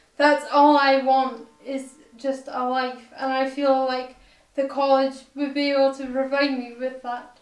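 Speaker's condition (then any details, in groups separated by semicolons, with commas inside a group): Cerebral palsy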